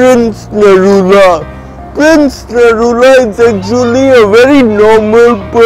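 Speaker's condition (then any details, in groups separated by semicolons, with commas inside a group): Cerebral palsy; reactive movement causes shivering, abnormal breathing when speaking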